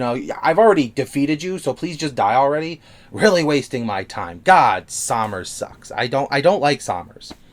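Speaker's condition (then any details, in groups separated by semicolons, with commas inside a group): No condition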